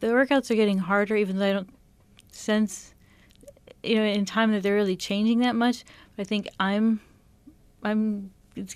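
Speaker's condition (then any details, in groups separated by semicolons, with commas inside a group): Parkinson's disease; diagnosed 10 years ago by Dr. Dorsey, first sign trouble lifting feet, deep brain stimulation surgery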